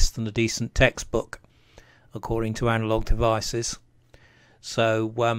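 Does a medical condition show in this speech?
No.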